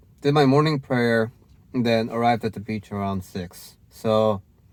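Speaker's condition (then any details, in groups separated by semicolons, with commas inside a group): No condition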